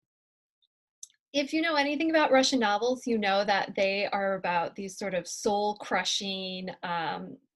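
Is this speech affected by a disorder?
No.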